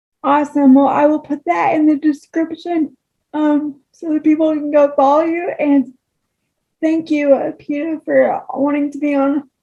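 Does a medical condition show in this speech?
Yes: cerebral palsy; spastic.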